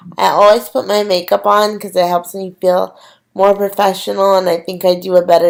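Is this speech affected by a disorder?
Yes: cerebral palsy; physical disability.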